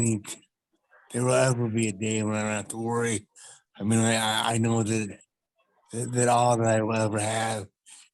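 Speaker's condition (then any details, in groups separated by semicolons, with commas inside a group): Traumatic brain injury; car crash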